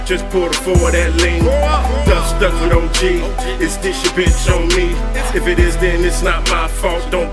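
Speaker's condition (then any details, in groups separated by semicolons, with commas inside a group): No condition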